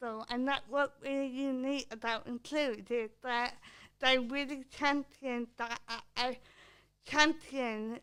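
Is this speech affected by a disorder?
Yes: cerebral palsy.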